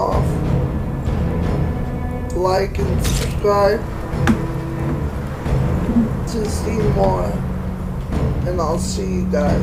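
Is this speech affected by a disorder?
Yes: cerebral palsy.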